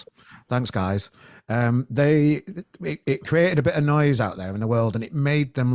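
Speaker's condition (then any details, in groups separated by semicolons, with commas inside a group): No condition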